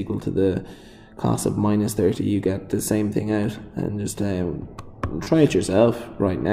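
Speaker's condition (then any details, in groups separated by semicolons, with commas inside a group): No condition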